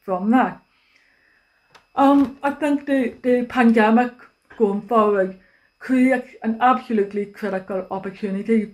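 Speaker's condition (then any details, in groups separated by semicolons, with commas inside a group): Deafness; cannot use telephone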